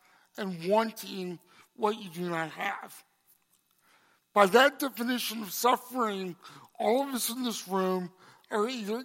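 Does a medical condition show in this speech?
Yes: cerebral palsy; congenital.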